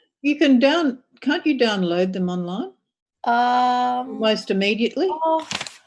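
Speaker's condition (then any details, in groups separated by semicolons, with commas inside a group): No condition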